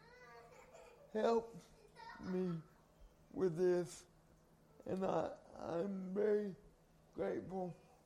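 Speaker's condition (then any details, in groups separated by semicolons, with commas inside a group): Cerebral palsy; carried everywhere by parents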